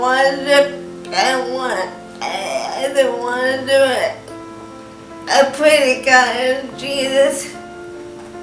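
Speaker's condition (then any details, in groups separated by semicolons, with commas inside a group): Cerebral palsy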